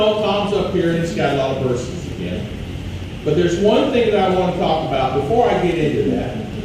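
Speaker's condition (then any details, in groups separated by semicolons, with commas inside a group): No condition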